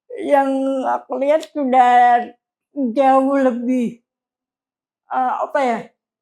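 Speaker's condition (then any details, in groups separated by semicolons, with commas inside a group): Cerebral palsy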